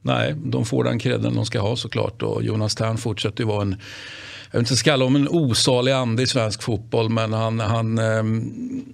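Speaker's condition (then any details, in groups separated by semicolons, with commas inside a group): No condition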